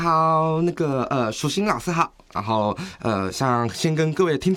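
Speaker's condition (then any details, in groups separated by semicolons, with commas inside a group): Bilateral hearing loss; voice slightly different from typical speakers, oral communication, expresses very clearly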